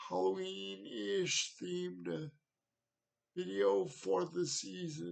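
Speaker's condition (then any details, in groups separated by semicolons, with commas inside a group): Cerebral palsy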